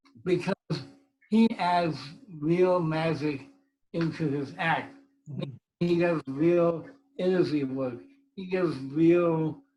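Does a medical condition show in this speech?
Yes: cerebral palsy; speech impediment.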